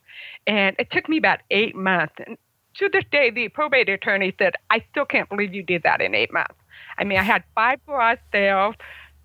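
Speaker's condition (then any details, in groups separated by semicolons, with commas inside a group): Congenital hearing loss; about 75% hearing loss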